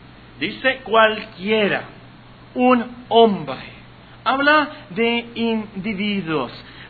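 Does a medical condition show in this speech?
No.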